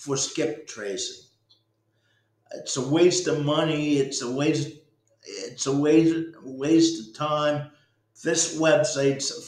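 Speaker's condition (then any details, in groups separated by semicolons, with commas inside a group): Cerebral palsy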